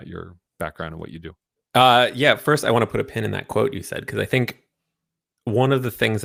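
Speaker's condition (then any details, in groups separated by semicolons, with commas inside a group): No condition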